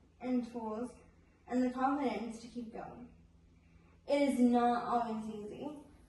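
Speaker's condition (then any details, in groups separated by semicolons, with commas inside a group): Spastic cerebral palsy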